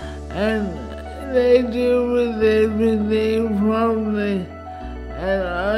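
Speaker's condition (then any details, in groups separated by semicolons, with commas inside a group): Motor neurone disease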